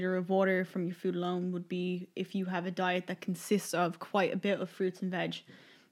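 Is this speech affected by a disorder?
No.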